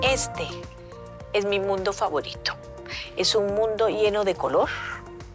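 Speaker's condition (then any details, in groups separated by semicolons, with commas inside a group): No condition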